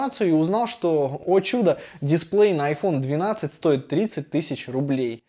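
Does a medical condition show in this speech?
No.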